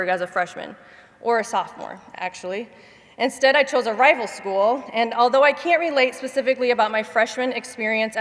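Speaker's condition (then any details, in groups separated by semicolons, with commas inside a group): No condition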